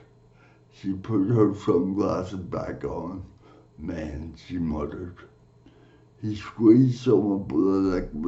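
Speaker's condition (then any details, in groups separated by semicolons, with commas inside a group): Cerebral palsy; from birth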